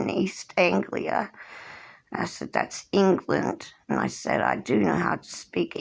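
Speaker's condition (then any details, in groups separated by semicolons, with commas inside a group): Cerebral palsy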